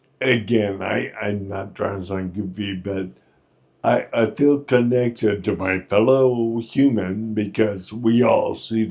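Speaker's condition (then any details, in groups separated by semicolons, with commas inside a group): Friedreich's ataxia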